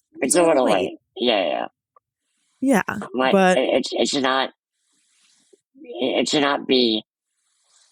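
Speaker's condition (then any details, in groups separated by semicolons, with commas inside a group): Muscular dystrophy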